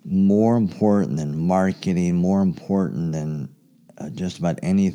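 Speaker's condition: Cleft palate; congenital, very severe

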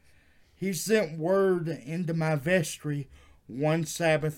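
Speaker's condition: Cerebral palsy; wheelchair user

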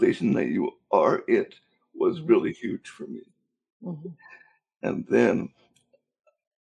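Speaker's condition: Cerebral palsy; cerebral palsy since birth

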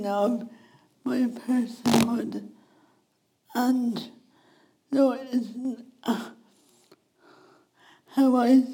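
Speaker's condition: Speech impediment; talks either too slow or too fast, hard to understand when too fast and animated

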